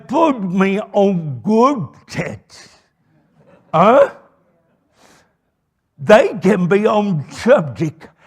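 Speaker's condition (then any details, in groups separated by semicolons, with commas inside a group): Cerebral palsy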